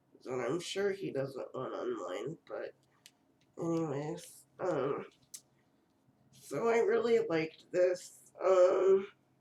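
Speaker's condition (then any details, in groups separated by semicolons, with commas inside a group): Cerebral palsy; first word not said quite right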